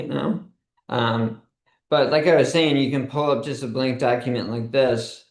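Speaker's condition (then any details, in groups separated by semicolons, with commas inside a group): ALS; foot onset, brain-computer interface implant in motor cortex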